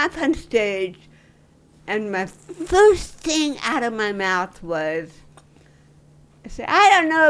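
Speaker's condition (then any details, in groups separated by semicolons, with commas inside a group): Cerebral palsy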